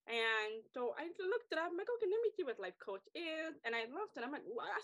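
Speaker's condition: Deafness, acquired deafness, wears hearing aids; no ASL

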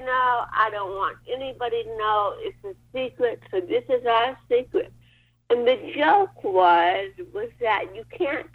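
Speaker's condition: Cerebral palsy; involuntary movements

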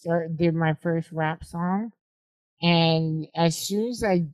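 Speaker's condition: Spinal muscular atrophy type 2

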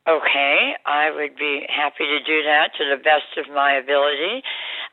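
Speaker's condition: Oral cancer surgery; oral cancer under tongue, recurred, tongue and neck nodes removed, jaw surgery, bar removed, reconstruction declined; seven-week radiation stopped speech and eating, radiation may affect vocal cords, Michigan surgeon unsure of voice

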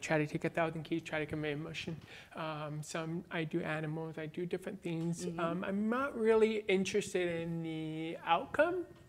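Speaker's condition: Born deaf, cochlear implant, congenital

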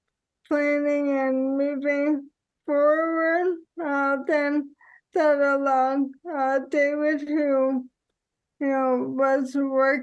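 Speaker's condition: ALS; diagnosed 2014, onset with a finger not working, diagnosis delayed; about 10 years since diagnosis, exercise as intervention, running marathons

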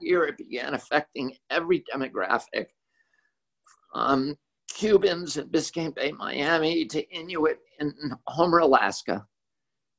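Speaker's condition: Spasmodic dysphonia; voice sounds a little different, not due to flu

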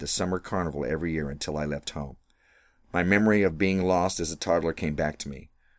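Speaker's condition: No condition

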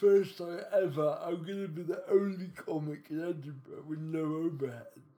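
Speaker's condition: Cerebral palsy

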